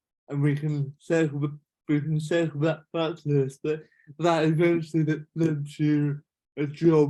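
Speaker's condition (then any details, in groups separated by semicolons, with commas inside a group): Cerebral palsy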